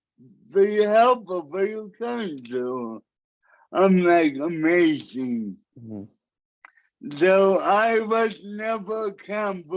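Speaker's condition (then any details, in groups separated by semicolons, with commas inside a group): Cerebral palsy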